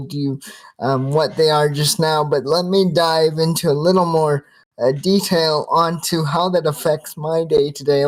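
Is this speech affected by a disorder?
Yes: cerebral palsy, spastic quadriplegia, severe.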